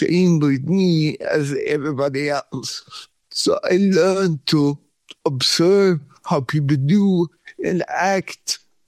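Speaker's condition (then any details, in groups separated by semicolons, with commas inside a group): Cerebral palsy; from birth, no breathing first 40 minutes at birth, feet opposite of Charlie Chaplin, body shaking 40 years; muscle cramps and pain from shaking, cramp free after 5 days in Thailand, pain back within 3 days in Sweden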